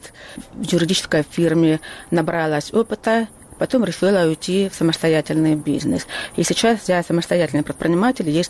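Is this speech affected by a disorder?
Yes: hearing loss, acquired at age 3; lost hearing at three, medical error, missed appendicitis, imported Atikon hearing aids since childhood, lip reads; over 50, hears only 20%; speech preserved thanks to hearing aids, worsened, speaks with an accent.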